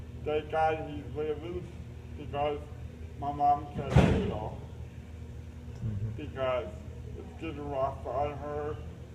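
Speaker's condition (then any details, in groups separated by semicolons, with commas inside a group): Cerebral palsy; uses a lift for transfers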